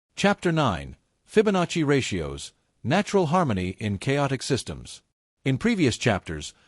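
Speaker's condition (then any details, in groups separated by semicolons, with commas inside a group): No condition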